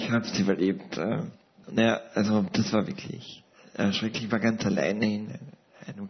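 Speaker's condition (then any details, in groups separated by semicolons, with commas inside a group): Paralysis with ventilator dependence; lives with ventilator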